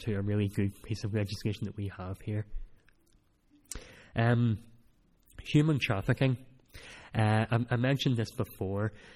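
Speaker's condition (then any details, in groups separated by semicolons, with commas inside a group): Cleft palate; cleft palate since childhood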